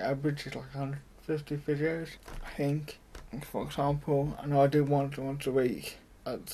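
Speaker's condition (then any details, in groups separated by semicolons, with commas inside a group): Cerebral palsy; mild, affects muscles and speech; slurred, worse when tired, childhood speech therapy, mostly understandable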